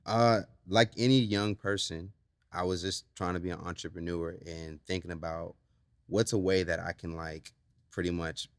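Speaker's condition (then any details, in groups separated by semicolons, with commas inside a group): No condition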